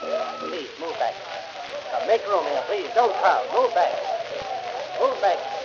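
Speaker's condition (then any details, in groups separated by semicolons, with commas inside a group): No condition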